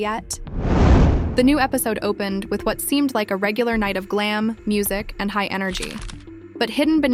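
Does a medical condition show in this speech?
No.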